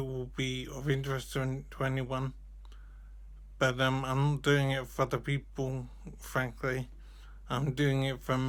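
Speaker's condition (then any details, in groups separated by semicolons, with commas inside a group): Brain injury; can speak now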